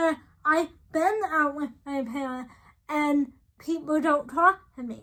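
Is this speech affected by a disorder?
Yes: cerebral palsy, spastic.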